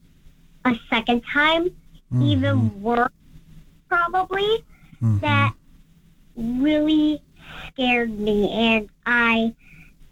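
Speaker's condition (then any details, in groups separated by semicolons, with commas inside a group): Cleft lip and palate; congenital cleft lip and palate, several surgeries, team of about five doctors; age eleven, born with cleft; described as very eloquent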